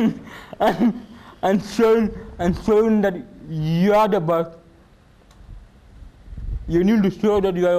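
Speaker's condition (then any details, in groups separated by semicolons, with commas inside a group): Cerebral palsy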